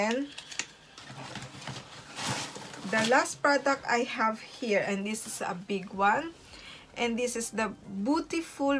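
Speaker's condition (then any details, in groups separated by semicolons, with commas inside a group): No condition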